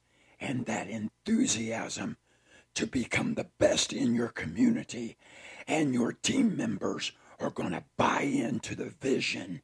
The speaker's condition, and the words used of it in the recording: Laryngectomy. I began this podcast by saying, I'm uncomfortable and I'm out of my comfort zone because of the way I speak,